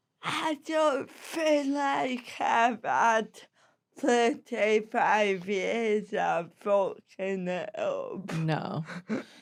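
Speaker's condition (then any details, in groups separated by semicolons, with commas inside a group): Cerebral palsy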